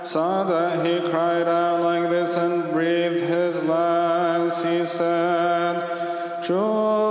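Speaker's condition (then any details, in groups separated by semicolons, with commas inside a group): No condition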